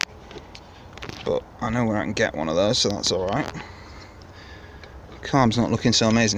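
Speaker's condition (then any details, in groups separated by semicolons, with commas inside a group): No condition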